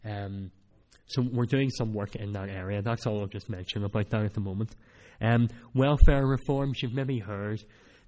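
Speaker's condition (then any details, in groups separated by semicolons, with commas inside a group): Cleft palate; speech not that clear at times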